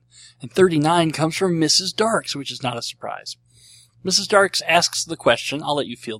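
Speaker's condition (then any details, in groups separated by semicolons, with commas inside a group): Cleft lip and palate; cleft lip and palate since birth, treated as a baby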